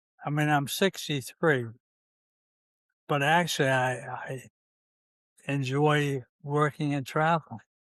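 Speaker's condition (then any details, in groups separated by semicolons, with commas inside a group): ALS, C9 mutation; limb onset in fingers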